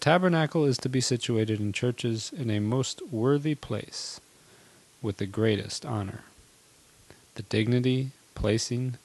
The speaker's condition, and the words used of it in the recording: No condition.